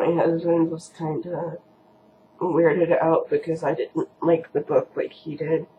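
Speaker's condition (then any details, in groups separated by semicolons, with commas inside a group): Cerebral palsy; first word not said quite right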